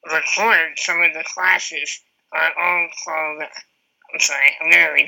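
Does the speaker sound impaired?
Yes: spinal muscular atrophy; type 2, wheelchair user, diagnosed around 19 after two negative genetic tests, laminectomy for Spinraza access.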